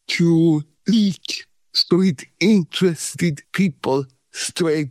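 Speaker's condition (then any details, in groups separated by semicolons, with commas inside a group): Cerebral palsy; from birth, no breathing first 40 minutes, feet opposite of Charlie Chaplin, shaking body, cramps, pain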